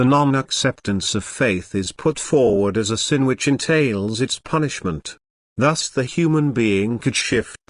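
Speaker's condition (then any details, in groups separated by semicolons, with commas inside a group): No condition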